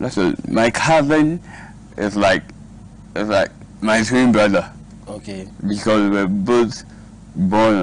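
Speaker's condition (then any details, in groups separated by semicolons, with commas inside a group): Cerebral palsy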